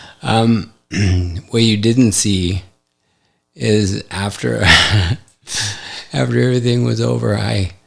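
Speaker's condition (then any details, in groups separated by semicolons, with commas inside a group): ALS; affects hand function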